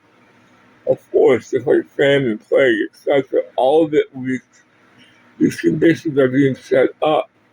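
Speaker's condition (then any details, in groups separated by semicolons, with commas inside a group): Parkinson's; speech impediment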